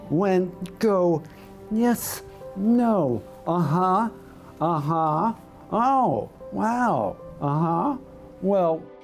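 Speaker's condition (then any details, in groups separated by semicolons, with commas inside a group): Segmental dystonia; tongue involved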